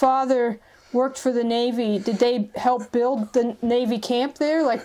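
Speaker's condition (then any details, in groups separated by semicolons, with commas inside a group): No condition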